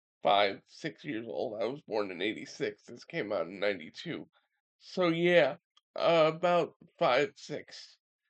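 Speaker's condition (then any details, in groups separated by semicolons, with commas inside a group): Cerebral palsy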